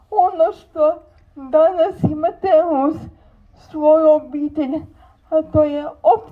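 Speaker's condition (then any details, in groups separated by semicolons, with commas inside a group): Cerebral palsy; severe movement impairment; impaired speech, speech largely retained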